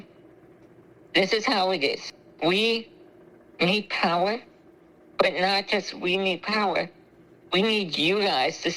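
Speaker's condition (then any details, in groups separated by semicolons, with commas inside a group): Spinal muscular atrophy; ventilator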